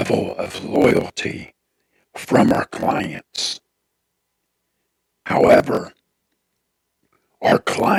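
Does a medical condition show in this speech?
Yes: throat cancer; raspy voice, speaks slightly different.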